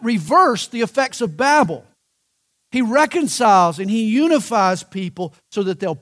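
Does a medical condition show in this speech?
No.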